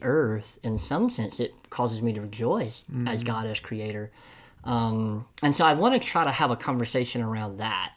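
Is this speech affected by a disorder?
Yes: cleft lip and palate; congenital.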